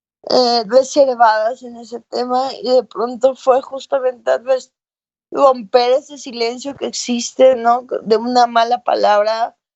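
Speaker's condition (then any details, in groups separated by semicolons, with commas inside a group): Cerebral palsy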